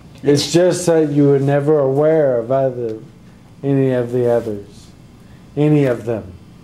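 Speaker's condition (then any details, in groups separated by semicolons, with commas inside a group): Traumatic brain injury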